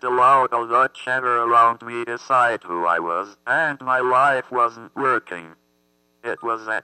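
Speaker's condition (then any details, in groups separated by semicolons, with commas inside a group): Athetoid cerebral palsy; speech therapist Judy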